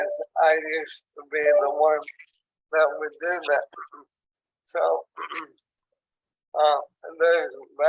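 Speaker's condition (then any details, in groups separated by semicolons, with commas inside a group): ALS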